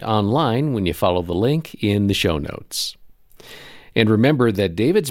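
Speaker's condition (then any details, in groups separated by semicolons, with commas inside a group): No condition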